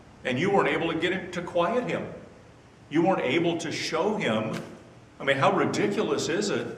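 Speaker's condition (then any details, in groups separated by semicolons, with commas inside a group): No condition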